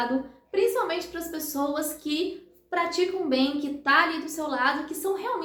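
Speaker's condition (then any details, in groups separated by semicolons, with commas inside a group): No condition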